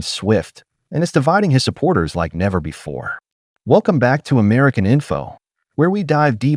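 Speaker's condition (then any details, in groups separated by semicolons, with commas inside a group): No condition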